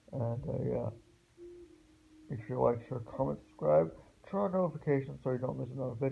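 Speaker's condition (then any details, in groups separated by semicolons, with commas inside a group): Spastic quadriplegic cerebral palsy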